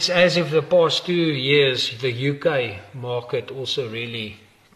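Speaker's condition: No condition

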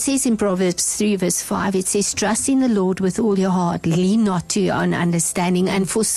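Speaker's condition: No condition

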